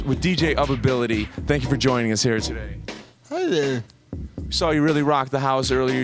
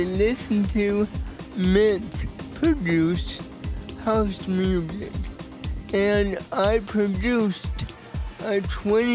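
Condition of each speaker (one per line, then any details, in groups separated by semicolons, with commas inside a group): No condition
Cerebral palsy; wheelchair user; speech affected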